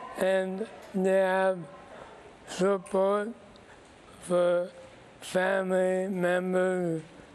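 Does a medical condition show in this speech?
Yes: ALS; symptoms began about two years ago.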